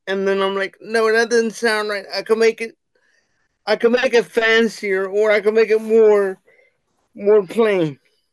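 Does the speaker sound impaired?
Yes: cerebral palsy; unstable voice, pitch goes high and low, speech recognition software produces nonsense.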